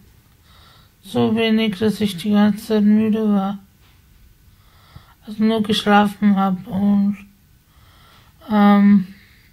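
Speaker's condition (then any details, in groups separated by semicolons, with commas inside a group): Spasticity from birth; multiple sclerosis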